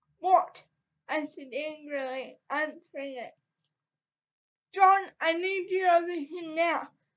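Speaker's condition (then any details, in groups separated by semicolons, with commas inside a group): Cerebral palsy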